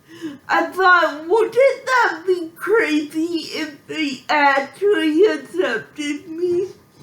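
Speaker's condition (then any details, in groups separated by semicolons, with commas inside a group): Physical speech impairment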